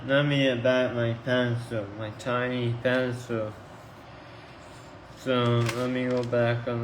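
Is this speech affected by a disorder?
Yes: tongue cancer surgery.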